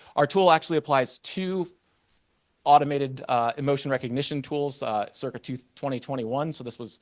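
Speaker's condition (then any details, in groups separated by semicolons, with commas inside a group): No condition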